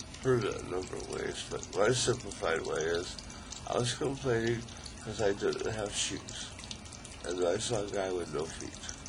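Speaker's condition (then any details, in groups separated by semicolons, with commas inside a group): ALS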